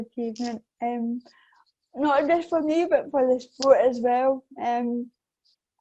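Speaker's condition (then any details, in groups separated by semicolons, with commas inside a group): Cerebral palsy; affects balance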